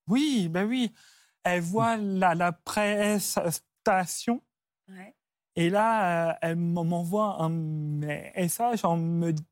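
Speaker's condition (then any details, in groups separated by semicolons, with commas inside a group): Stuttering; onset at about age 4 after grandmother's throat cancer, fluent before, once misdiagnosed as Gilles de la Tourette; no attempts to control stuttering; part-word and word repetitions, frequent euh fillers; repeated sounds, prolonged sounds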